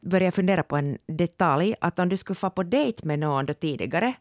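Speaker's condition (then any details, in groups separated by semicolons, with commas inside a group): No condition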